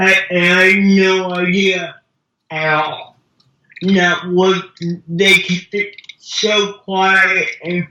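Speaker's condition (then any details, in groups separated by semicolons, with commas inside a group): Cerebral palsy; mild speech impediment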